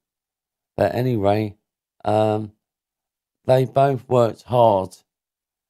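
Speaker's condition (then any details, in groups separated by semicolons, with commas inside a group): Cerebral palsy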